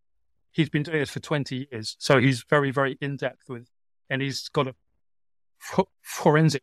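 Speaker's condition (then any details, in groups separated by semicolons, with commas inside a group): Stammer; lifelong stammer; milder stammer than about six years ago; much heavier stammer about six years ago during trial, barrister advised not speaking in court; repeated sounds, blocks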